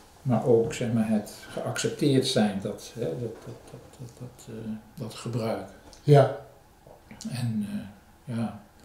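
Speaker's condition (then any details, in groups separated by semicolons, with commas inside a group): No condition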